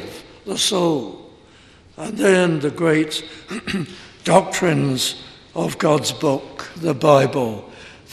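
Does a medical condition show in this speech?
No.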